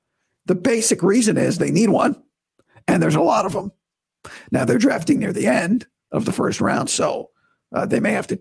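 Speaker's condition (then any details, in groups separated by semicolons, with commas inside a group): Vocal cord surgery recovery; recovering from vocal cord surgery, starting vocal coach physical therapy today, doctor approves talking; voice still sounds bad to new listeners, best in two weeks, talking painless, not yet back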